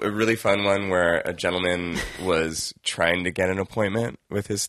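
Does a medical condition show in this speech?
No.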